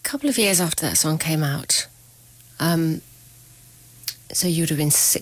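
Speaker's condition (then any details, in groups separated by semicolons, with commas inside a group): No condition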